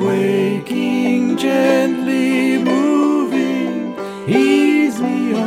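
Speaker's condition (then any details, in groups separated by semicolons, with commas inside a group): No condition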